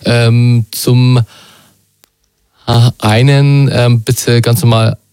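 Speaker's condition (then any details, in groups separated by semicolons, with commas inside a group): Stuttering; stuttering since childhood, cause not exactly known, still being researched; audible breaks mid-sentence, sticks on single words, then continues; variable fluency, sometimes fully fluent, sometimes blocks, words will not come out despite knowing them; repeated sounds, blocks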